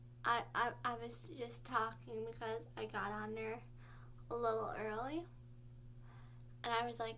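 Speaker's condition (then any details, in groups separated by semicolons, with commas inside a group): Cerebral palsy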